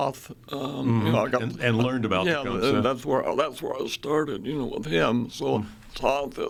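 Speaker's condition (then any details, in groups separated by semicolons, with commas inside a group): Spasmodic dysphonia; involuntary laryngeal muscle spasms, cause unknown; about 15 years since onset, botox into vocal cords six-monthly; voice breaks, strained, strangled, breathy after botox, tightens before injection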